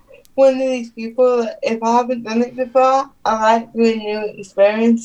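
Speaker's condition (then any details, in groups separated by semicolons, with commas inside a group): Cerebral palsy; needs adapted housing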